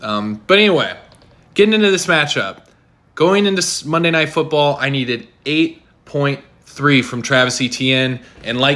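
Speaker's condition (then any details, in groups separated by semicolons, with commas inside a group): No condition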